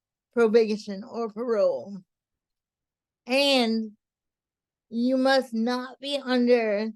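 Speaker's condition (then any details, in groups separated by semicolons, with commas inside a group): Cerebral palsy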